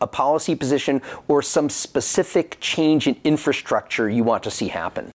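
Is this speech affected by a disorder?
No.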